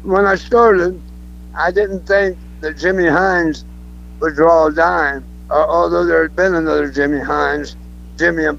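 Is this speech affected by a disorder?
Yes: throat cancer; cancer survivor.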